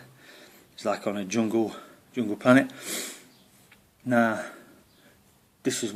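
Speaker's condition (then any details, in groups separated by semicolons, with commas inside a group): No condition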